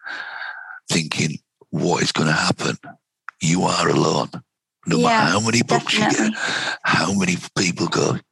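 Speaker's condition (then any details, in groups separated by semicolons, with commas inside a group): Vocal cord cancer, head and neck cancer, right vocal cord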